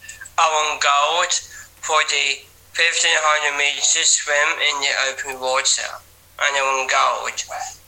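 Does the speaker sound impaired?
Yes: Down syndrome; age 19.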